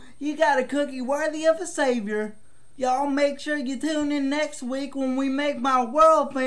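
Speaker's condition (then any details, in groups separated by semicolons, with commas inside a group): Cerebral palsy; spastic twitchy movements, wheelchair user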